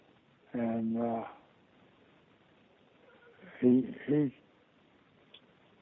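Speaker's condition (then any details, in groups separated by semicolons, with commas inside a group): Parkinson's disease; diagnosed about two years ago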